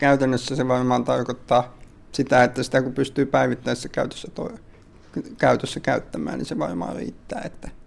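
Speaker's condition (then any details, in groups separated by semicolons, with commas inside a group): Duchenne muscular dystrophy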